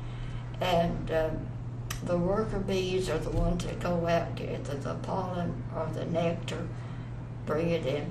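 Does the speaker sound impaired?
Yes: Parkinson's; long-standing, onset many years earlier; finishing speech therapy; swallowing affected, low volume, mumbling.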